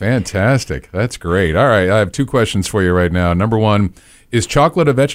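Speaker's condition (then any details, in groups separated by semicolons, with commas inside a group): No condition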